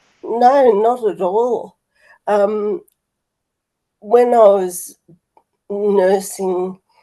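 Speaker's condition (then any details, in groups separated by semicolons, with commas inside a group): Motor neurone disease; PEG feeding tube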